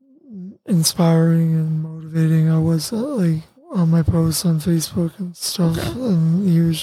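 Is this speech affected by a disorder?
Yes: tracheostomy; voice lost at first, spelled on communication board, voice later regained, cuff inflated at night stops talking.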